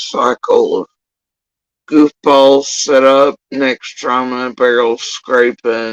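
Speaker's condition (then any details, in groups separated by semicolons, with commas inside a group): Facial paralysis after surgery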